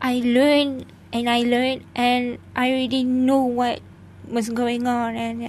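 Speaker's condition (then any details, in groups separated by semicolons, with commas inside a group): Born deaf, cochlear implant; congenital deafness, cochlear implant at age 3, weekly therapy with many therapists in childhood; wears cochlear implant, yearly visits, volume adjustments only, occasional listening difficulty, lip-reads without implant; speech learned through implant, therapy and parents' home training, speaks at mainstream-school level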